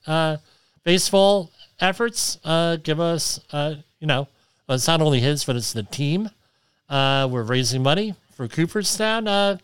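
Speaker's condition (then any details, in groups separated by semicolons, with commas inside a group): Cleft lip and palate; implied much improved now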